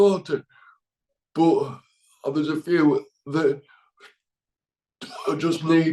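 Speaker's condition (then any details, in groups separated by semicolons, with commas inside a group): Cerebral palsy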